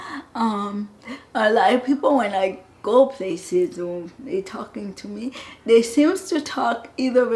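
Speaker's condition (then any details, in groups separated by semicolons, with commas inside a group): Cerebral palsy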